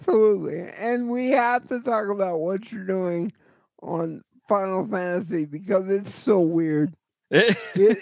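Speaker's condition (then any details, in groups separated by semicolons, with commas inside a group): Cerebral palsy; eyes wander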